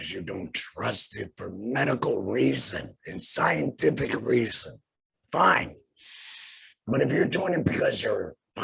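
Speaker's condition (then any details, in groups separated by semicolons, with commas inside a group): Laryngectomy; swallowing difficult, dentures slur s sounds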